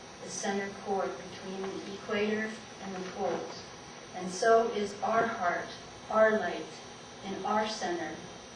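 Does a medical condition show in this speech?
No.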